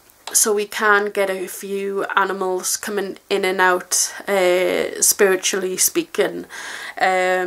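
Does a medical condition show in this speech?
No.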